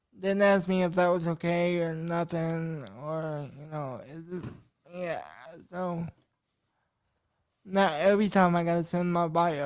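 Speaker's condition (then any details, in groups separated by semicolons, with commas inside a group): Cerebral palsy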